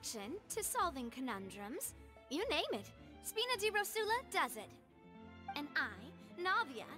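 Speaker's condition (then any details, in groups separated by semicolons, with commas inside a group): No condition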